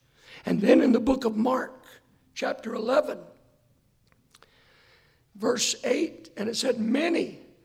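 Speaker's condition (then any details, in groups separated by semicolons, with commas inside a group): Hoarseness after vocal cord surgery; hard for listeners to hear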